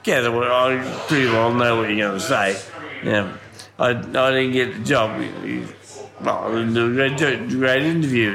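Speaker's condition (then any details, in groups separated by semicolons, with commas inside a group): Ataxia from brain damage; acquired cerebellar brain damage at university, pelvic fractures, internal injuries, 2 years hospital, rehab, physio, speech therapy; unsteady walking, shakes when walking; slurred voice, often taken for drunk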